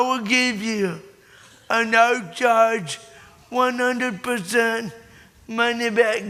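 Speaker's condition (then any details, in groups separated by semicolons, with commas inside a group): Cerebral palsy; born premature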